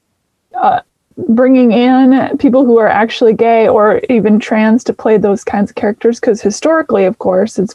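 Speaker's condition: No condition

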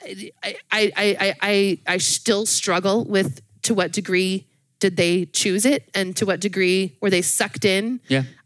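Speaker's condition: Stuttering; stutters sometimes, stuttered on repeated phrase during this recording, raised voice often; repeated words, blocks

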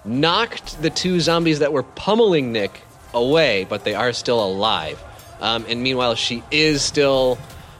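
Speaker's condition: No condition

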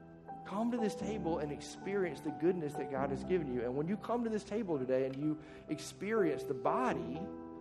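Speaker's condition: No condition

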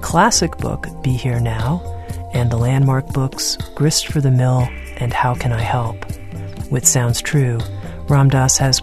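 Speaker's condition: No condition

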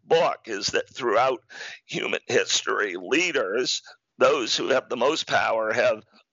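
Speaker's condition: Spasmodic dysphonia; voice much improved, mild difficulty still audible

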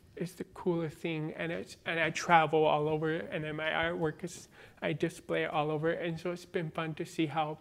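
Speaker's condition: Born deaf, cochlear implant, congenital

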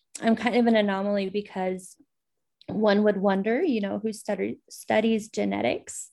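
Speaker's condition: No condition

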